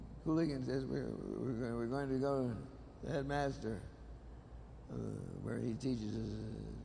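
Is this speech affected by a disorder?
Yes: Parkinson's disease; diagnosed 20 years ago.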